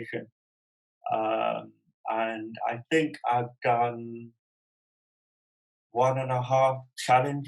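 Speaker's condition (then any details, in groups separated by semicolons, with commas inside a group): Cerebral palsy; from birth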